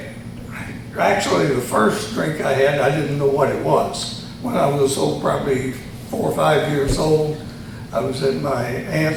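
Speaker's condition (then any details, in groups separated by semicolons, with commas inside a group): Tongue cancer surgery; both sides of tongue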